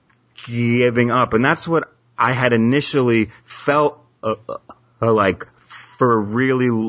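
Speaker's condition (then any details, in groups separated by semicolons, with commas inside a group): Stuttering; person who stutters; in psychotherapy, helping with letting go and accepting stuttering; stutter-like tension when signing own name, worse under pressure or with people watching; prolonged sounds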